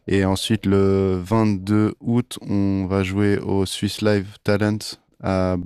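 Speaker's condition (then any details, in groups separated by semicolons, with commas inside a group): No condition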